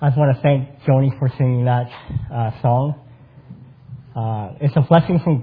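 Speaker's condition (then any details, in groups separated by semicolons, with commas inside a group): Cleft palate; congenital cleft palate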